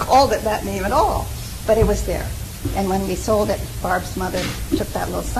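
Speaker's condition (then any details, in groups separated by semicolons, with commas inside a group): No condition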